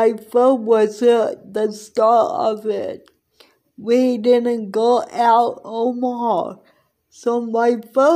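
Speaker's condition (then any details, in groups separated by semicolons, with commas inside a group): Cerebral palsy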